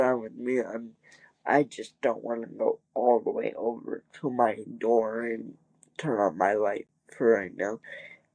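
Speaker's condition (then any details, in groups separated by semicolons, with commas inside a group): Cerebral palsy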